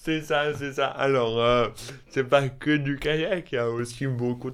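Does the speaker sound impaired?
Yes: dystonia; elocution difficulties.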